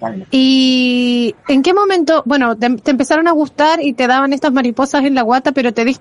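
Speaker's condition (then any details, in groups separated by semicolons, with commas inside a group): No condition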